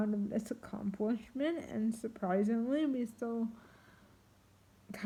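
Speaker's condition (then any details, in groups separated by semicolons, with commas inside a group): Triplegic cerebral palsy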